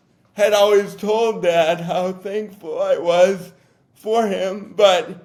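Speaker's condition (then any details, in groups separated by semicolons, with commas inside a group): Cerebral palsy; difficult to talk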